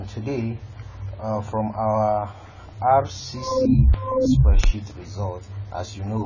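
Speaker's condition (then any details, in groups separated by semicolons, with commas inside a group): No condition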